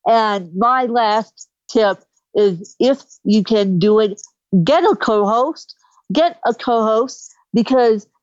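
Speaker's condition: Cerebral palsy; present from birth

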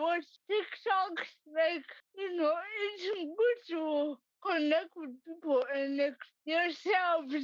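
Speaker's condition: Cerebral palsy; present from birth, affects walking and hand use, scribbled instead of writing, types instead

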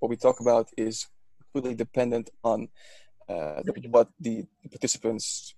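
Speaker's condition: Stuttering; stuttering during recording; own stuttering noted by speaker during conversation; repeated sounds, prolonged sounds

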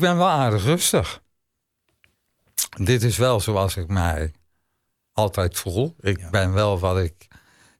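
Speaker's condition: ALS; ALS diagnosed 2021 in Zwolle hospital, began with muscle twitching during corona, 20 kg muscle lost in 1.5 years; talks less after recent days of exertion, speaking costs energy, still easy to understand

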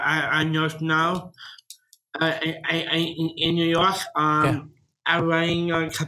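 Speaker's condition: Down syndrome; young adult man, in school system until age 21; short answers, father prompts and restates answers

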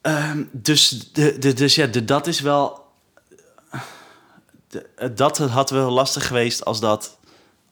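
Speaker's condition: Stuttering; ongoing, delayed starting podcast; interviewed on own podcast by girlfriend, stuttering still present; frequent whole-word repetitions, many fillers like eh and ehm; repeated sounds, repeated words

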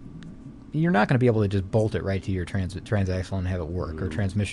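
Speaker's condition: No condition

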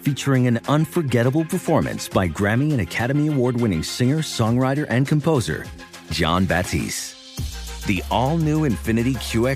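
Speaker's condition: No condition

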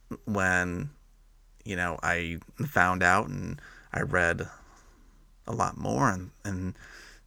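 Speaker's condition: Stuttering; stuttering since childhood, onset about age 3; past couple of years practicing physical speaking style: breathing, adding pauses, moving through words, phrases; variable, smoother forward-moving speech on good days while still stuttering, worse other days; prolonged sounds, blocks

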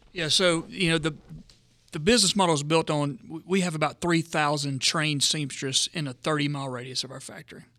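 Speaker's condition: No condition

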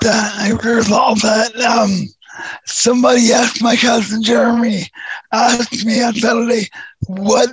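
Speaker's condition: Neurofibromatosis type 2; genetic nerve tumors since 2011-2012, deaf one ear, hearing and vision loss, two prior brain surgeries; voice shot from brain stem tumor, surgery hoped to improve voice and hearing

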